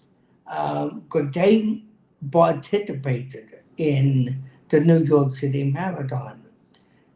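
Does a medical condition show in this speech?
Yes: cerebral palsy.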